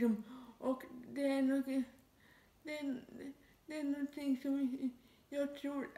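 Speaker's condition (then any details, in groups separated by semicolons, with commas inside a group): Dyskinetic cerebral palsy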